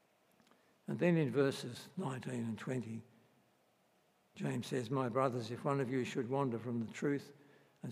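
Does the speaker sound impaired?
Yes: Parkinson's disease; unpredictable effects.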